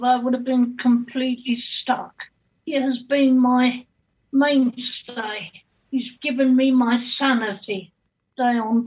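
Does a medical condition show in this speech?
Yes: cerebral palsy quadriplegia; born 3 months premature, 3 months in oxygen tent, brain damage, both hands and legs, blind from 15, partial hearing loss; permanent wheelchair user, much pain from surgery, spasm when moved suddenly, in her 70s, 24/7 care.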